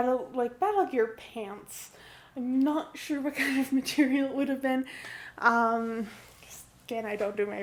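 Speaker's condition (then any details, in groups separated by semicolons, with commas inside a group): No condition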